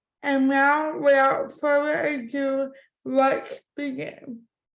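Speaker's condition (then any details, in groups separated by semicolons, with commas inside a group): Cerebral palsy; impaired speech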